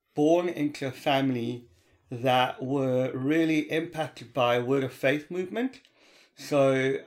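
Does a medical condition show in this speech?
Yes: cleft palate (Pierre Robin syndrome), severe; delayed speech development, audible speech impediment, listeners often ask for repetition.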